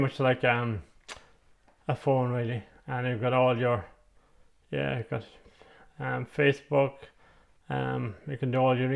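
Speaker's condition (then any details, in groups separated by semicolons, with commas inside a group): MND; communication devices assessed, types replies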